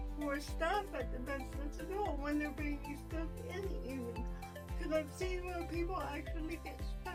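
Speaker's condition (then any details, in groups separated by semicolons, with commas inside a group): Spastic quadriplegic cerebral palsy; diagnosed before age one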